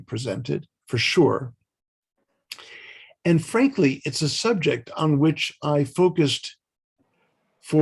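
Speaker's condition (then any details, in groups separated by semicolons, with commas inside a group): No condition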